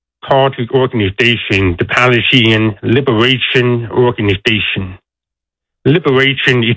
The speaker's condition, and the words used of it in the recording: Deafness. And I am deaf, so I have a deaf accent.